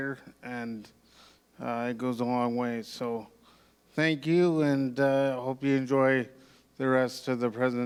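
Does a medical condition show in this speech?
Yes: cerebral palsy.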